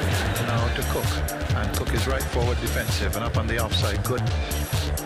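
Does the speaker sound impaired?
No.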